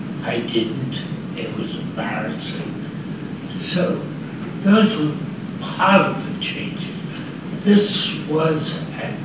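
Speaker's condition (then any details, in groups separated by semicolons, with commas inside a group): Essential tremor; onset as hand trembling, deep brain stimulation implant; severe, after deep brain stimulation operation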